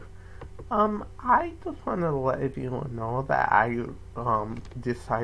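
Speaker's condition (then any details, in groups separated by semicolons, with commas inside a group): Cerebral palsy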